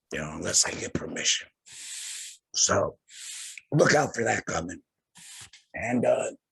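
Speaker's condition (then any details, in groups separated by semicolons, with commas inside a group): Laryngectomy; swallowing difficult, dentures slur s sounds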